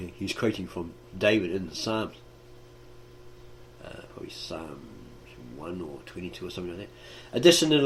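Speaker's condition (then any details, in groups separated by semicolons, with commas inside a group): No condition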